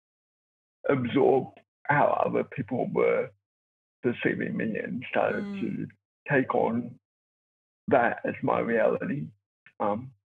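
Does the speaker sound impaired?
Yes: cerebral palsy; born two months premature.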